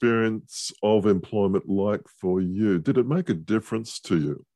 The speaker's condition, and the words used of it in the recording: No condition.